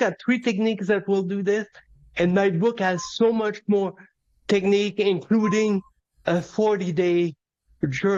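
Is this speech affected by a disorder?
Yes: cerebral palsy; present from birth.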